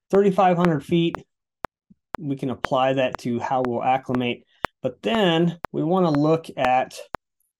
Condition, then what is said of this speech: No condition.